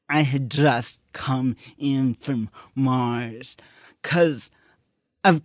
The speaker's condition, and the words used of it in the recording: Cerebral palsy. I have no idea who I'd be without my tremoring, intense muscles, slurring tongue.